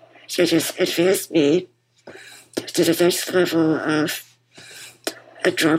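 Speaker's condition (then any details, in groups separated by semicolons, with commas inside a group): Muscular dystrophy; congenital muscular dystrophy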